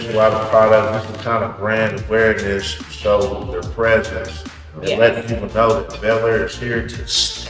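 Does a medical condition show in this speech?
No.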